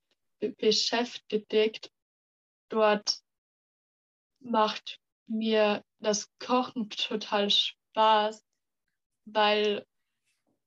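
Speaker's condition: Stuttering; stuttering since kindergarten age, many logopedists and speech therapists, stuttering therapy groups with other stutterers; 18 years old, fighting stuttering less with pressure and resistance; part-word and word repetitions, we wegzulaufen; prolonged sounds

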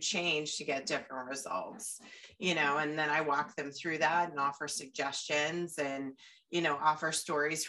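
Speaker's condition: No condition

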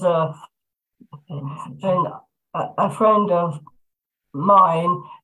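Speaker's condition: Down syndrome; lives independently with support hours, manages own personal care and medication

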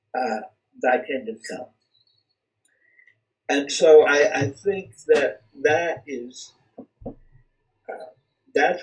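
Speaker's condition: Cerebral palsy; speech not affected

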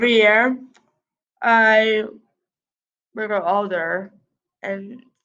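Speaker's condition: Deafness; deafness since birth, attributed to birth mother's drinking and smoking during pregnancy

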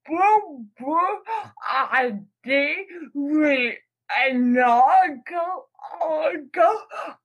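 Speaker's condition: Cerebral palsy; also speaks in in-person interview

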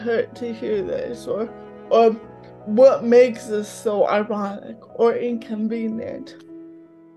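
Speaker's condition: Cerebral palsy, mild; mouth affected

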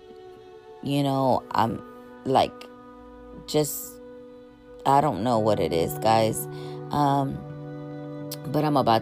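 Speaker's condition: No condition

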